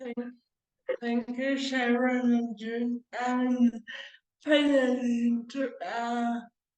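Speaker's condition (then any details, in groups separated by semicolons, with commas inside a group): Cerebral palsy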